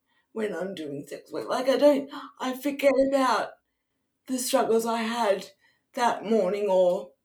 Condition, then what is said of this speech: Cerebral palsy. But when I go on to cams, a lot of people will think that I'm drunk when they first see me.